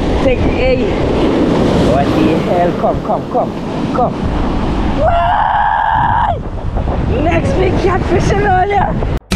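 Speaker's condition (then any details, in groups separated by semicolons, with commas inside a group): No condition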